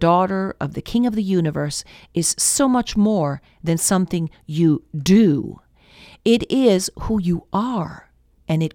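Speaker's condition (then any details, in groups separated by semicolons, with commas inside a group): No condition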